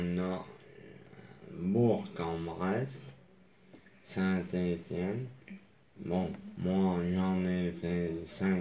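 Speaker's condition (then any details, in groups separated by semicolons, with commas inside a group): Traumatic brain injury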